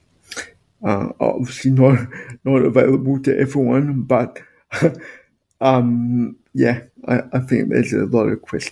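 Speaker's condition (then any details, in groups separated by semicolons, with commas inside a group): Spastic quadriplegic cerebral palsy; motorized wheelchair as main mobility aid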